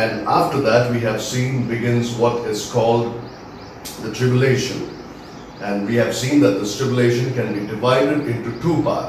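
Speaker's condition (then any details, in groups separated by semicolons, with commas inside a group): No condition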